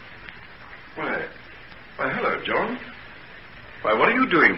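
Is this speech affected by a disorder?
No.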